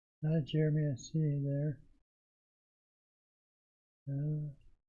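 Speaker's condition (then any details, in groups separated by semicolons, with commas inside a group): Parkinson's disease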